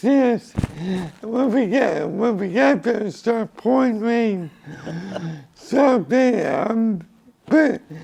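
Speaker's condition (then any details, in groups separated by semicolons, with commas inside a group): Cerebral palsy; from birth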